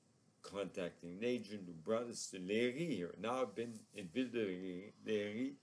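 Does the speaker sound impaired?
Yes: ALS; progressive, about three years since onset, diagnosed two years ago.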